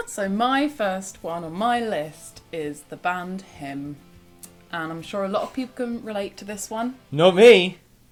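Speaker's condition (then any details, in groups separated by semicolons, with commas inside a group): No condition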